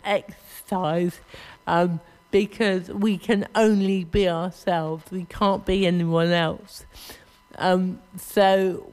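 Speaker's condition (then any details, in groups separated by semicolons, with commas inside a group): Cerebral palsy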